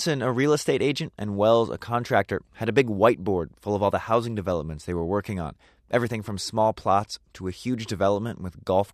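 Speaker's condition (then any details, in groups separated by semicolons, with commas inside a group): No condition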